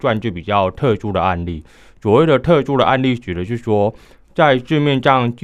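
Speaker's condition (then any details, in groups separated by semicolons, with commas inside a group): Hearing impairment, high-frequency hearing loss, mild; high pitches barely heard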